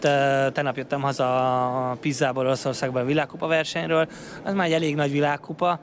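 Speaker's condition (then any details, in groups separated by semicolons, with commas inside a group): No condition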